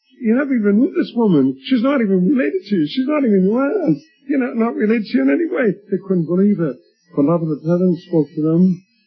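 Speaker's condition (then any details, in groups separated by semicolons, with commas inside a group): No condition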